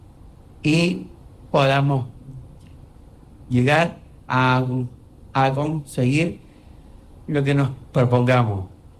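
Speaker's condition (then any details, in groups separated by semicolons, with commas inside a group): Down syndrome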